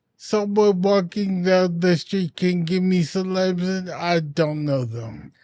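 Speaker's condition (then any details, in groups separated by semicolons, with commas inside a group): Anoxic brain injury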